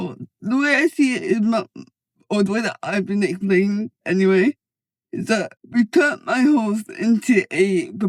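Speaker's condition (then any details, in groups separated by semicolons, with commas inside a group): Cerebral palsy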